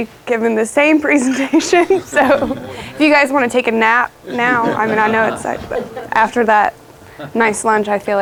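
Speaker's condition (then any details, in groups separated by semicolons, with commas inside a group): No condition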